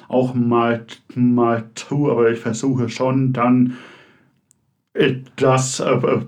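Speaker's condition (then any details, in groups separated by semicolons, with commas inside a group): Stuttering; gradual onset, exact onset unknown, likely in childhood; fluency disorder only, writes fluently but speech not fluent, blocks, stutters even in dreams; repeated words, blocks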